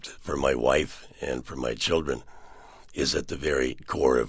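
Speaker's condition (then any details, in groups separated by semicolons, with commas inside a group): Partial laryngectomy for throat cancer, partial laryngectomy, 80% of larynx removed; long-term trach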